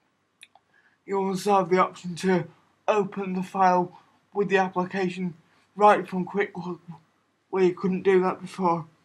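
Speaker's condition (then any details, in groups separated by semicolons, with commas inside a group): Cerebral palsy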